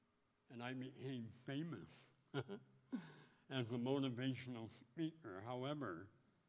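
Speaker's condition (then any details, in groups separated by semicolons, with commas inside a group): Speech impediment; mirror under lips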